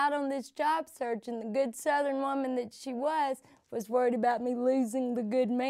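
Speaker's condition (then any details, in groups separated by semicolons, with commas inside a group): Cerebral palsy; from birth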